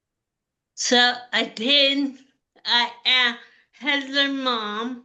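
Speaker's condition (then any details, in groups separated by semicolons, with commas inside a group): Cerebral palsy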